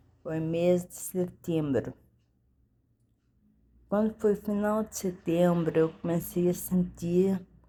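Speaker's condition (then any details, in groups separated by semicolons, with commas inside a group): Cerebellar ataxia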